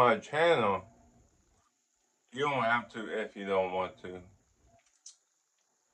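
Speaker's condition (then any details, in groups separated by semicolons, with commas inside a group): Ataxic cerebral palsy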